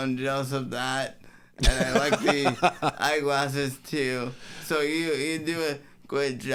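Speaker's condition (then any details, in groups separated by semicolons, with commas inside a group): Cerebral palsy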